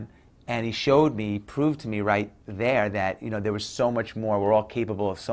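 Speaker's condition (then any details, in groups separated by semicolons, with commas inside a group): No condition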